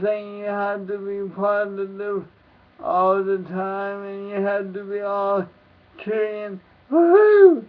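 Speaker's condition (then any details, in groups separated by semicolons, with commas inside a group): Cerebral palsy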